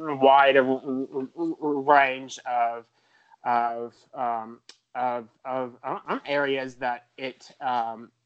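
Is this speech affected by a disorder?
Yes: stuttering; chronic developmental stuttering, onset about age 3 to 3.5 per parents, not outgrown, persisted into adulthood; still stutters, describes it as a communication disability, avoids answering unknown phone calls; here repeated words, prolonged sounds.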